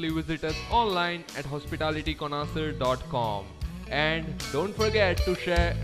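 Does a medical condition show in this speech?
No.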